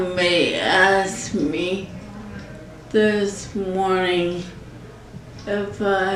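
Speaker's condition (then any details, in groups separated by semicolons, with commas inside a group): ALS; speech much declined, pronounced uncontrollable crying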